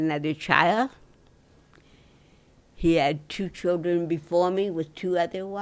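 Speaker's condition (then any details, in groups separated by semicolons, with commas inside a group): Dystonia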